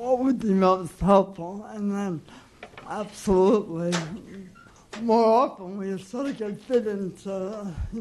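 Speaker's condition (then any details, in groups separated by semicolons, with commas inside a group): Cerebral palsy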